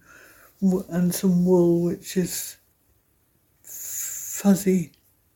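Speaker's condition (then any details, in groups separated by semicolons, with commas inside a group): Aphasia after stroke; aphasia after stroke affecting speaking, reading and writing, relearned counting through knitting; loses words mid-sentence, quieter voice, initially could not speak, speaking German with brother helped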